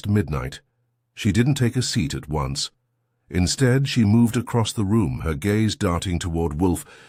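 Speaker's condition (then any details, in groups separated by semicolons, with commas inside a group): No condition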